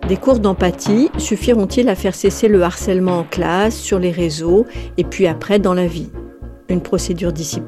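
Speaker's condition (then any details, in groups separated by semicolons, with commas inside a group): No condition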